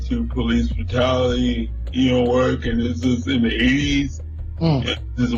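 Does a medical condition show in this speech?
Yes: cerebral palsy.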